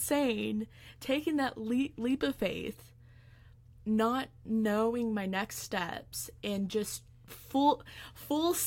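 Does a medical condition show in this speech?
Yes: stuttering; fear of speaking in front of groups, school accommodations for presenting projects, found national stuttering association; many fears about speaking; here repeated sounds.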